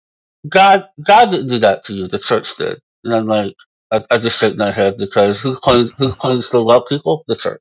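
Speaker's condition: Moebius syndrome; congenital

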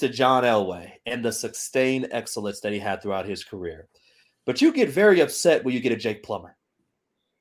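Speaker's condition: No condition

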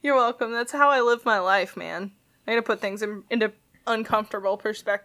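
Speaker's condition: No condition

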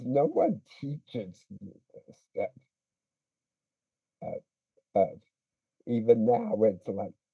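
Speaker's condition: Speech impediment; speech impediment since childhood

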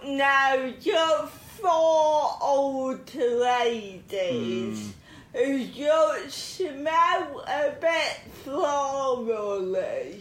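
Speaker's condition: Cerebral palsy; wobbly hands affecting fine control

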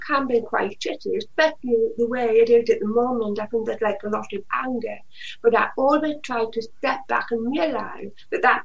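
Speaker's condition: Usher syndrome (deafblindness), profoundly deaf since birth, severe; uses cane

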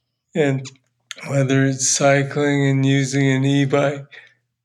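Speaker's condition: Parkinson's; young onset Parkinson's

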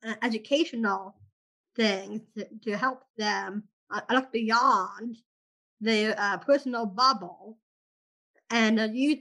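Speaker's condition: Down syndrome; successful heart transplant

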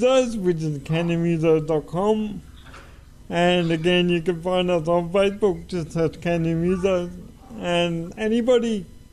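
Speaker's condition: Cerebral palsy; from birth, uses wheelchair, drummer despite condition

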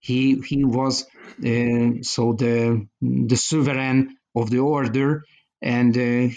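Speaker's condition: No condition

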